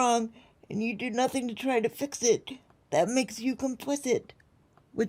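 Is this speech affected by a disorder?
Yes: spastic quadriplegic cerebral palsy.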